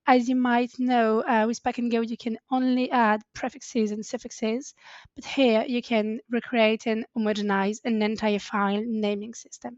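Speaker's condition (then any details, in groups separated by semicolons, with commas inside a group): No condition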